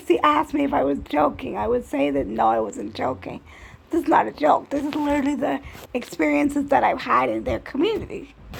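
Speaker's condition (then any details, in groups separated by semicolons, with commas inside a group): Cerebral palsy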